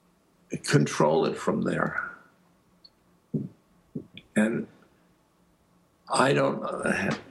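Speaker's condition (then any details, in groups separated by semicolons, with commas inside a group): Aphasia; speech still stops at times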